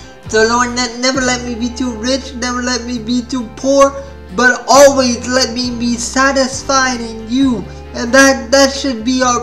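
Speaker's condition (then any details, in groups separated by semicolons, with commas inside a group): Spastic cerebral palsy; spastic, quadriplegic, hands affected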